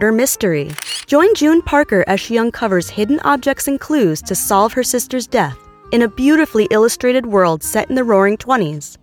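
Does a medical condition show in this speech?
No.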